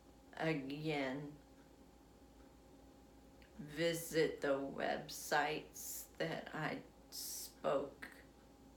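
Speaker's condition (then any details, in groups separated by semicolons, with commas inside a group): Essential tremor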